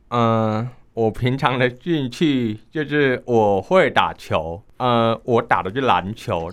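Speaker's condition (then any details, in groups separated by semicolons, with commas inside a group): Hearing impairment, high-frequency hearing loss, mild; uses atypical assistive device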